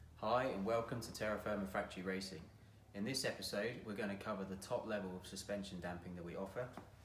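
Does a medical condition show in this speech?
No.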